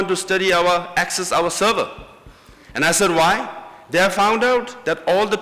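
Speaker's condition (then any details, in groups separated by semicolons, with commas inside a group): No condition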